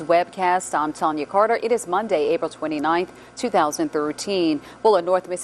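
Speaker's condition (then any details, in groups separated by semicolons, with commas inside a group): No condition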